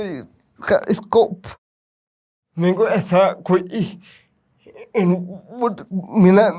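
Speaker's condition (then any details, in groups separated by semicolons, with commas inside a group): Cerebral palsy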